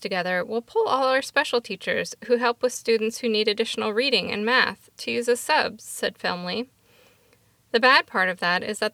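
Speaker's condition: No condition

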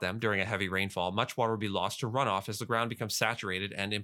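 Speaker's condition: No condition

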